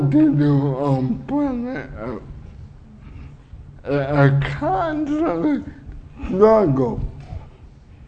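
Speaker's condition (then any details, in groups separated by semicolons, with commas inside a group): Cerebral palsy; uses wheelchair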